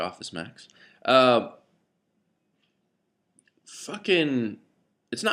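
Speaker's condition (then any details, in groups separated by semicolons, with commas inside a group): No condition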